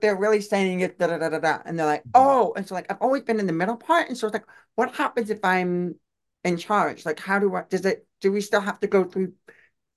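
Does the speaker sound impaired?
Yes: deaf; sign language user.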